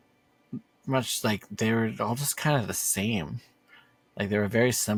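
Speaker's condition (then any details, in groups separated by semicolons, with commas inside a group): No condition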